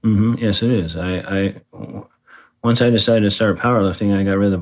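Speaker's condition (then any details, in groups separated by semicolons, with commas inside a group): Parkinson's disease; right-side weakness at onset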